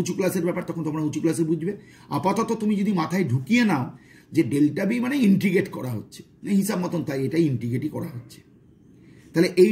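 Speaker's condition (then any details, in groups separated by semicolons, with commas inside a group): No condition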